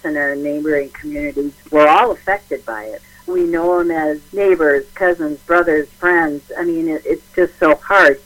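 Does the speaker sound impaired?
No.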